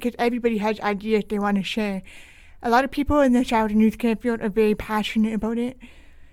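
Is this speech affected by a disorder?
Yes: deaf with cochlear implant, congenital; deaf since birth; struggles to hear everyone in group work.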